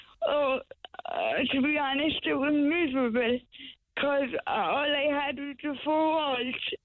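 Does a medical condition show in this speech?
Yes: cerebral palsy; wheelchair user.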